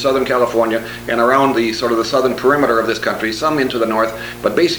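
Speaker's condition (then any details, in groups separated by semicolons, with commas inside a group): No condition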